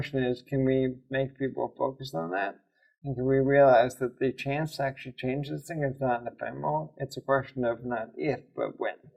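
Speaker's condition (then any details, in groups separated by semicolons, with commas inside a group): ALS; voice audibly affected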